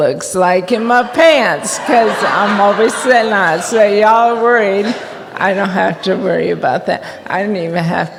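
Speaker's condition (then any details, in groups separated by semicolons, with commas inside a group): ALS; onset in feet, then hands and body; seventh year since diagnosis, uses wheelchair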